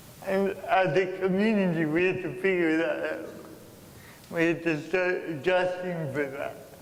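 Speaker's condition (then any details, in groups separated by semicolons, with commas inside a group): Cerebral palsy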